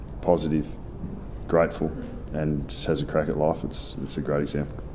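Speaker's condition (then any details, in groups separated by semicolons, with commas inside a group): No condition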